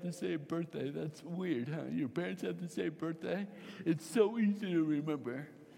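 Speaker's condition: Cerebral palsy; mild cerebral palsy from birth

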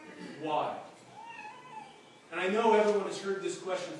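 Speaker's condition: No condition

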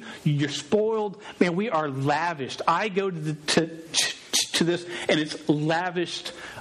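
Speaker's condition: Stutter; probably present in childhood; sometimes unable to say own name in public; repeated sounds, blocks

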